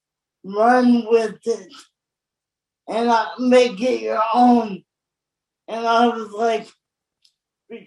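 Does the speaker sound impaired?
Yes: cerebral palsy; born very premature.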